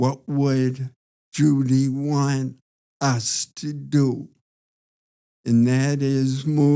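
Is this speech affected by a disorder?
Yes: Parkinson's disease.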